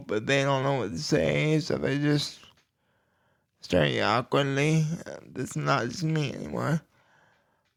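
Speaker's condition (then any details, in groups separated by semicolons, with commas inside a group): Cerebral palsy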